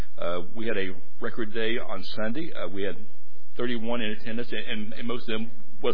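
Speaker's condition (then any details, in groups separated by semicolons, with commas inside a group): Stuttering; struggled with it for a while, adults at gadsdale said stutter barred preaching; stutters less and talks slower when heartbroken; repeated sounds, repeated words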